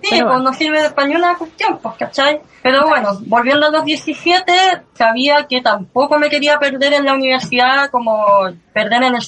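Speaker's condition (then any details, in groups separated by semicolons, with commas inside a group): Cleft lip and palate; since early childhood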